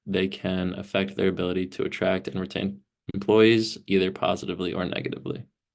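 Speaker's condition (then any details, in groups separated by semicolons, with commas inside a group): No condition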